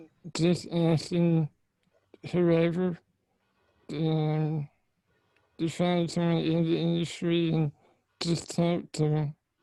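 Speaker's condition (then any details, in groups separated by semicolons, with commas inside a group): Spinal muscular atrophy; muscular dystrophy type, lifelong wheelchair user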